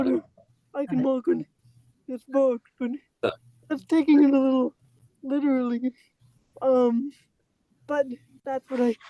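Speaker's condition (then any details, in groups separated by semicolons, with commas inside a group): Cerebral palsy; walks, attends walking therapy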